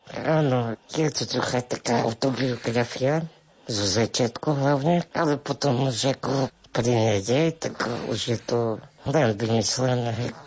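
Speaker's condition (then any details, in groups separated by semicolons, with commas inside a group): Spinal muscular atrophy with tracheostomy; tracheostomy at age 14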